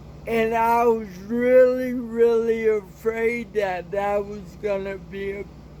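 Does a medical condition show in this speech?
Yes: cerebral palsy.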